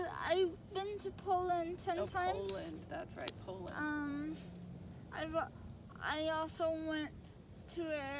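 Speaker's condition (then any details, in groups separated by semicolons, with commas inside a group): Cerebral palsy; affects all four limbs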